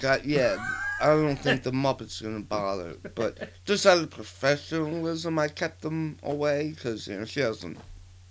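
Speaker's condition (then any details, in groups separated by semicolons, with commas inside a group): Partial glossectomy for tongue cancer, partial, 40% of right tongue; chemotherapy and radiation completed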